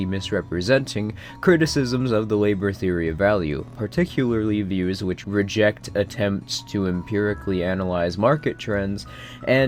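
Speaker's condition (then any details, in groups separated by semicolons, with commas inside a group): No condition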